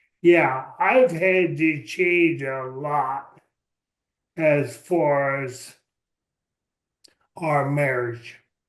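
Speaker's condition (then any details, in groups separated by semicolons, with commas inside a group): ALS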